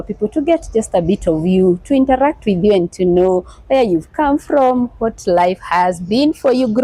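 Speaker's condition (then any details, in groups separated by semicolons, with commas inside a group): No condition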